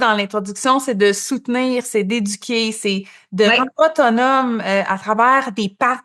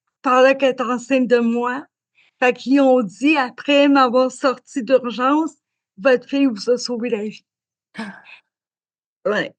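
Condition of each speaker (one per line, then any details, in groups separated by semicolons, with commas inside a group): No condition
Cerebral palsy; spastic diplegic, from birth, many operations, walks with crutches; learning to speak was challenging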